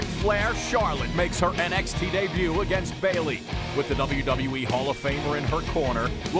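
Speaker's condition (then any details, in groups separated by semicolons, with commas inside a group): No condition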